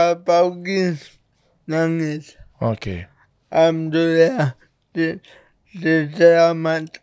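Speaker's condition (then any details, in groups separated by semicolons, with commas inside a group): Cerebral palsy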